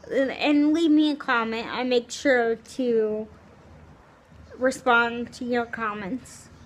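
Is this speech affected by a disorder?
Yes: cerebral palsy, spastic, severe.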